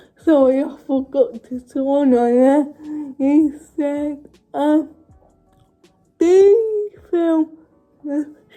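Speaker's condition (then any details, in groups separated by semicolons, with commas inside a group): Cerebral palsy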